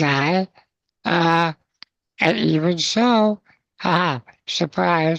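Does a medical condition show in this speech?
Yes: spinal muscular atrophy, congenital.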